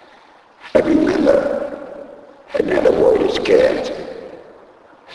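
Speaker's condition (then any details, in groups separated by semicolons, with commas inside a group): Laryngectomy; device placed in throat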